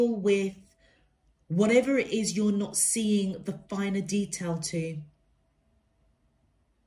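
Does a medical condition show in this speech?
No.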